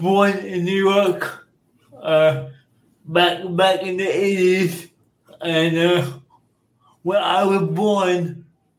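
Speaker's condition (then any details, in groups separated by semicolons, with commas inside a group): Cerebral palsy; birth oxygen loss, cord around neck, spasms, limited body control, motor deficits, childhood physical, occupational therapy; speech impairments, speech therapy from age seven with Jeff in Orlando, school speaking device declined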